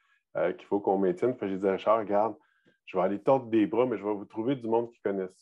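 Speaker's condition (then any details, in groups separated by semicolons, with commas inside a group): No condition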